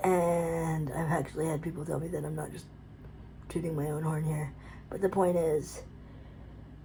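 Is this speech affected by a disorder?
Yes: cerebral palsy; predominantly physical.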